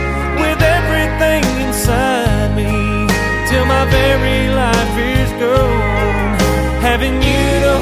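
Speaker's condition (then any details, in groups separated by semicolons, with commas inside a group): No condition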